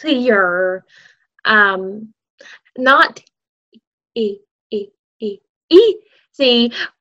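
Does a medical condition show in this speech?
Yes: stuttering; childhood onset, school speech therapy since learning to talk, Lamar University clinic therapy from senior year, age 19; adult, still stutters; stutters openly; here repeated sounds, blocks.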